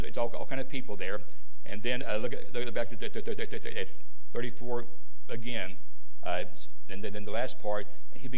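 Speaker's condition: Stuttering; stutter as usual way of talking, recent neck surgery; throat may get scratchy during talk, Halls lozenges at hand; worse when unwell, mistaken for stroke by Life Squad paramedics; repeated sounds, repeated words, blocks

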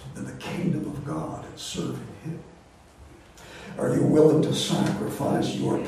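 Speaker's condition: Voice disorder; not contagious

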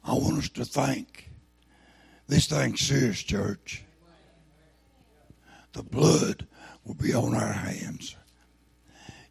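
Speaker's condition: Throat cancer, lost vocal cord

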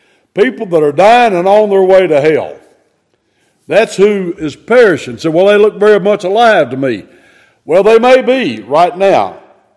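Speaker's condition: No condition

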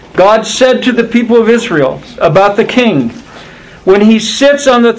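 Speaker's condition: No condition

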